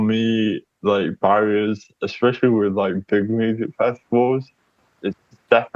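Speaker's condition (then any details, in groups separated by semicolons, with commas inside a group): Cerebral palsy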